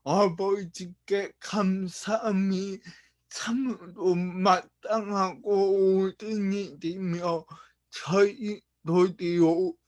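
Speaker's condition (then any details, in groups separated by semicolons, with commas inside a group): Brain lesion disability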